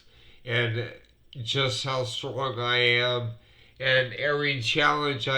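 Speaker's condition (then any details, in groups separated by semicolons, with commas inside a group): Multiple sclerosis; sometimes hard to breathe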